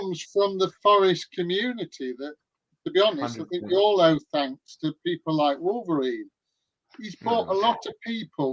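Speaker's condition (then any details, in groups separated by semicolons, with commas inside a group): No condition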